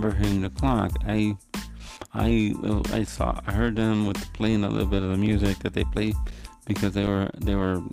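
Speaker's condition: Cerebral palsy; secondary scoliosis, spinal curvature affecting more with age, orthopedic doctor care in teens

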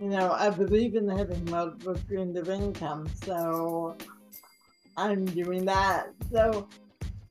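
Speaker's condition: Cerebral palsy; mildly affects speaking and gait

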